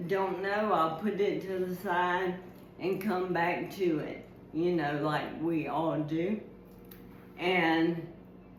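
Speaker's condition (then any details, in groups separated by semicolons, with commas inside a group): ALS; slower worsening speech, garbled ST sounds, effortful speaking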